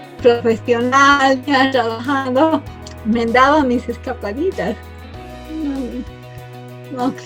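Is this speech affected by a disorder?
Yes: cerebral palsy from birth.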